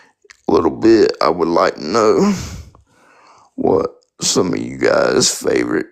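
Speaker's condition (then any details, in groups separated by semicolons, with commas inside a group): Spastic quadriplegic cerebral palsy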